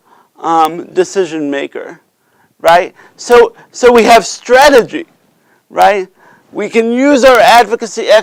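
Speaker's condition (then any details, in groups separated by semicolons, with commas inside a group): Cerebral palsy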